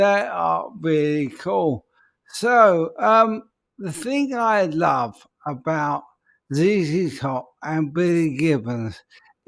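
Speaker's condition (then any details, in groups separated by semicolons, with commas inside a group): ALS; speech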